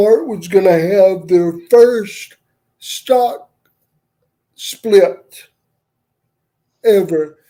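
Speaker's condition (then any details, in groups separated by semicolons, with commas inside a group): Cerebral palsy; wheelchair user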